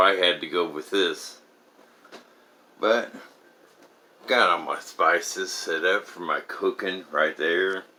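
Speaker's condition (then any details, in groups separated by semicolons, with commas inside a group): Traumatic brain injury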